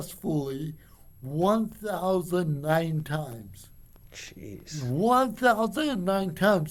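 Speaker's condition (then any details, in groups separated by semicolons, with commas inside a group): Cerebral palsy; from birth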